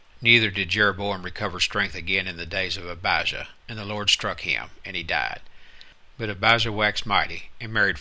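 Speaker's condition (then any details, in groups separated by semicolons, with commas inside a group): No condition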